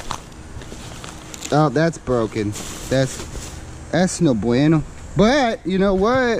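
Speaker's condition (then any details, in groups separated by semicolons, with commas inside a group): No condition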